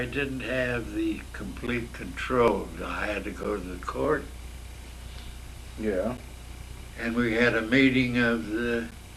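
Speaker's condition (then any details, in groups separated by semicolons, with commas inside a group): Myasthenia gravis; neurological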